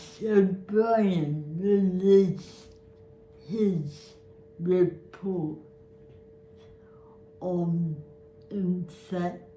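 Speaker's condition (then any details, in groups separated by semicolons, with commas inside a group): Cerebral palsy; spastic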